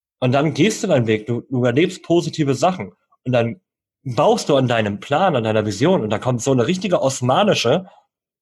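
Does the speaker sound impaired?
Yes: cleft lip and palate; congenital cleft lip, jaw and palate, Bundeswehr cited inability to eat army food; learned to speak through speech therapy until age nine.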